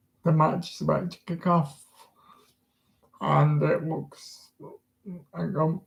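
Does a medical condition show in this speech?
Yes: cerebral palsy.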